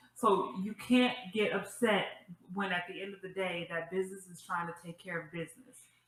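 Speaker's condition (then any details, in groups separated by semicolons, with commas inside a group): No condition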